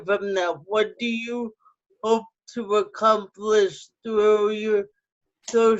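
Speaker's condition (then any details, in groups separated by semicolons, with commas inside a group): Cerebral palsy, spastic ataxic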